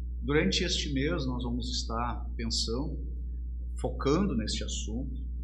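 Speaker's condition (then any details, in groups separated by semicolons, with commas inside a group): No condition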